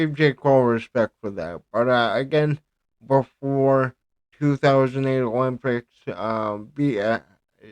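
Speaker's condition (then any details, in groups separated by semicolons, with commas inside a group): Cerebral palsy; present from birth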